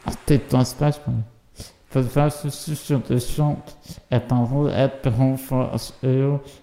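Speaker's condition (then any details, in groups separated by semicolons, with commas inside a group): Muscular dystrophy (muskelsvind); hereditary, recessive, both parents carry gene fault, has helper, does not eat neatly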